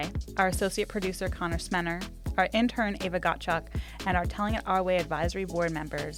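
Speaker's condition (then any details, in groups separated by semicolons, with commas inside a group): No condition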